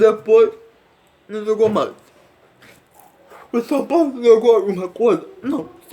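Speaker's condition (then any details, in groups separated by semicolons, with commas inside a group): Cerebral palsy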